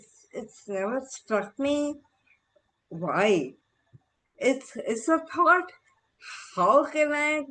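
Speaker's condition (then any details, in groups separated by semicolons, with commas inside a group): Encephalitis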